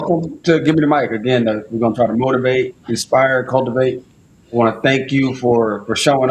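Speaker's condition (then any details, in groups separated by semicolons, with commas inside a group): No condition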